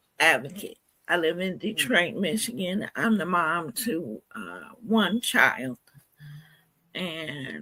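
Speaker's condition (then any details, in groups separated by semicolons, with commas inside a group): Cerebral palsy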